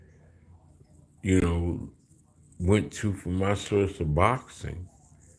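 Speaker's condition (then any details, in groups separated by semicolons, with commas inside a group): Slurred speech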